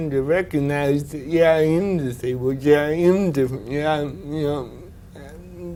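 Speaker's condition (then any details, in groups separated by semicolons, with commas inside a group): Cerebral palsy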